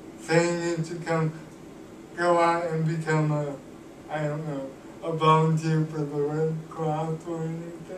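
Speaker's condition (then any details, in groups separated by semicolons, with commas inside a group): Cerebral palsy; cannot walk, uses wheelchair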